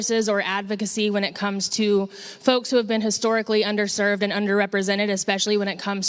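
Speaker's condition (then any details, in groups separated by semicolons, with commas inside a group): No condition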